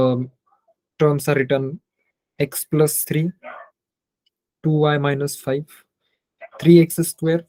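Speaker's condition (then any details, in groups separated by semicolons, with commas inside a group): No condition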